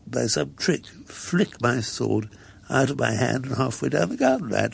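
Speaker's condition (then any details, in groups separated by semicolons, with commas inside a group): Muscular dystrophy; progressive, wheelchair user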